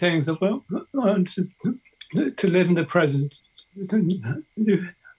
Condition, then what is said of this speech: Parkinson's disease. And thanks for putting up with my voice.